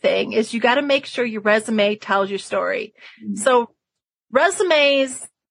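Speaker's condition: No condition

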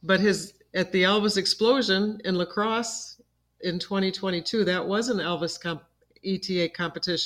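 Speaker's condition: No condition

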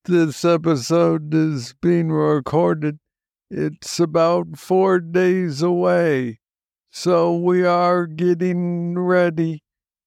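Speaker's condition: Parkinson's disease, young onset; diagnosed age 35

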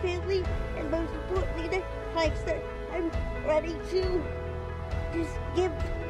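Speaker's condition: Cerebral palsy; 3 months premature, 3 pounds 3 ounces, heartbeat fell to 1 beat per minute, age 24

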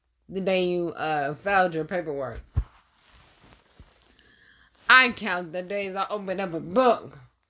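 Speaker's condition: Dysarthria; audible in recording

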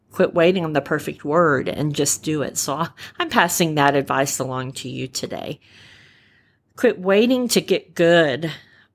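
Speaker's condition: Repaired cleft palate, cleft palate without cleft lip; singing and public speaking

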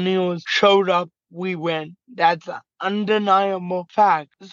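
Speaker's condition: Cerebral palsy, mild

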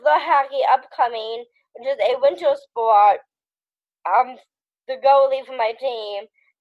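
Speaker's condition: Down syndrome

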